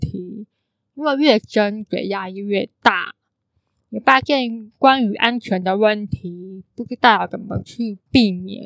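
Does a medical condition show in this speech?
Yes: congenital hearing impairment, congenital cochlear underdevelopment; cannot hear clearly, relies on watching eyes and surroundings to communicate.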